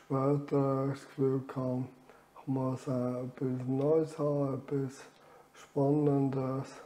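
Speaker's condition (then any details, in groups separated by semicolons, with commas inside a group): Amyotrophic lateral sclerosis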